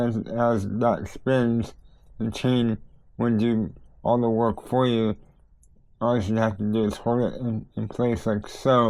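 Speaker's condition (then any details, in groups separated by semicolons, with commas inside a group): Cerebral palsy; tends to mess up words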